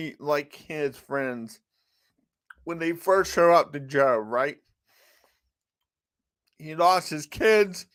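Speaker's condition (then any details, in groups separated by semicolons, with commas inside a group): Cerebral palsy; from birth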